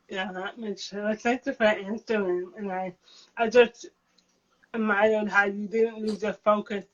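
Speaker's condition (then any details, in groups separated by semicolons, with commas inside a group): Cerebral palsy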